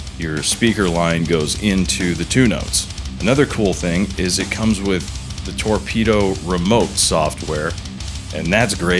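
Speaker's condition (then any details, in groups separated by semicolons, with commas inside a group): No condition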